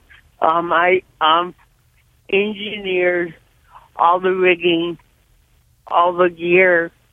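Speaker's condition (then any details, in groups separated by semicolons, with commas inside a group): Cerebral palsy; severe cerebral palsy from birth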